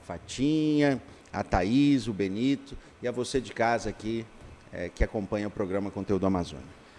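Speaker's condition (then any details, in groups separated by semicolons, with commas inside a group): No condition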